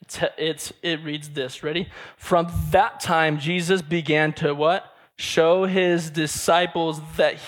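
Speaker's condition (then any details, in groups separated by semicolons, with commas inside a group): Stutter; repeated sounds, prolonged sounds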